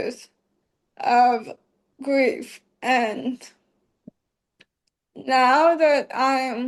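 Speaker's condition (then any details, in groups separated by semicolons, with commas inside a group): ALS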